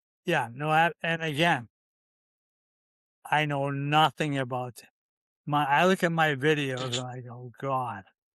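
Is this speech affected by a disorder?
Yes: ALS, C9 mutation; limb onset in fingers.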